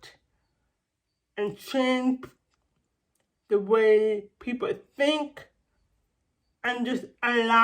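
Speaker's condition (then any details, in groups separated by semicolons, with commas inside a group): Cerebral palsy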